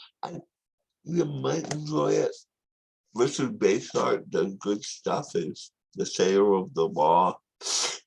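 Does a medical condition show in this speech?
Yes: tongue cancer surgery.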